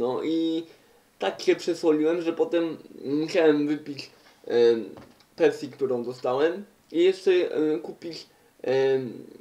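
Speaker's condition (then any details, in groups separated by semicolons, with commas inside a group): Cerebral palsy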